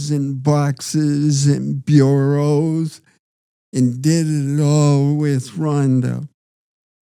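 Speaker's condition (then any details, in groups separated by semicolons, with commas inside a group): Parkinson's disease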